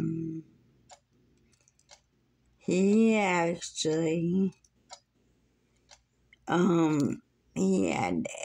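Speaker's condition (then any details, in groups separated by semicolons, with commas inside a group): Muscular dystrophy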